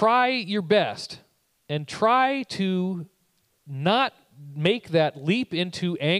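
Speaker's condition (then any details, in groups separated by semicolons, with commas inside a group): No condition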